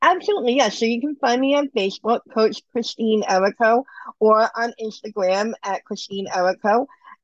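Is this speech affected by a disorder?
Yes: bilateral cleft lip and palate; congenital, about 20 surgeries from 3 months to mid-20s, two upper jaw bone grafts, skin grafts, plastic surgery; surgeries needed to function normally with eating, speaking, drinking.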